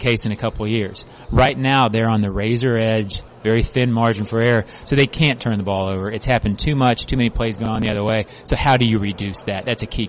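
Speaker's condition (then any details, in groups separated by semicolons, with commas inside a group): No condition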